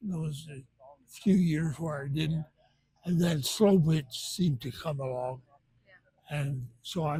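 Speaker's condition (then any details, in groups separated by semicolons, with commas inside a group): Benign essential tremor; benign essential tremor, bilateral awake brain surgery, brain implants; decades since onset, age 79, medications ineffective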